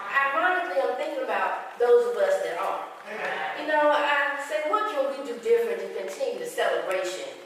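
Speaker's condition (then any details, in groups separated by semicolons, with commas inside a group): No condition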